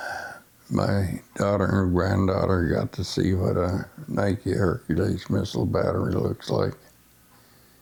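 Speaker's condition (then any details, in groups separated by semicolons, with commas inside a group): Essential tremor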